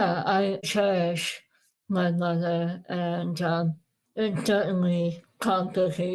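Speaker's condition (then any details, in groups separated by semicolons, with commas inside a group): Moebius syndrome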